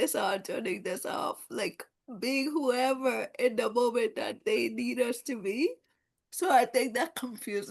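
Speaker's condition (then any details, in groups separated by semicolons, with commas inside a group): Cerebral palsy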